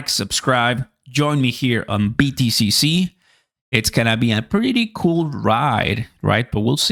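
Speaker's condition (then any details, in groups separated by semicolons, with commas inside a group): No condition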